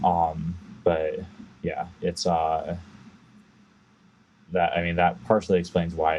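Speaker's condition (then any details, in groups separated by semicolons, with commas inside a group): No condition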